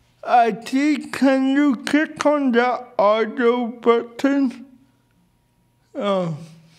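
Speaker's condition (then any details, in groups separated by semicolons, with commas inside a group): Cerebral palsy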